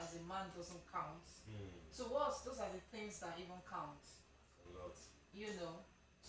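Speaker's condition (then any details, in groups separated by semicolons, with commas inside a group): No condition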